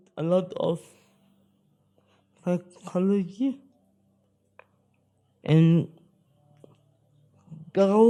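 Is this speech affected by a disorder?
Yes: spastic cerebral palsy.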